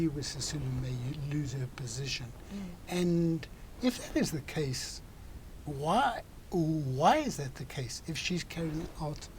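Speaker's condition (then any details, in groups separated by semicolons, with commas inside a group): No condition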